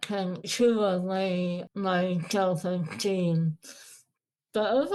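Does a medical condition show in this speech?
Yes: Moebius syndrome.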